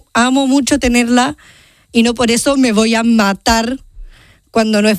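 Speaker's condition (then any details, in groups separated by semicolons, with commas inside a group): Down syndrome; genetic condition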